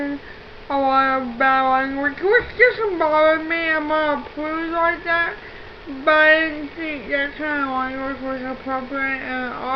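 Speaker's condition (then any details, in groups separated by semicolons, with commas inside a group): Cerebral palsy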